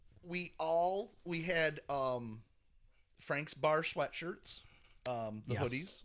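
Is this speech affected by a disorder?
No.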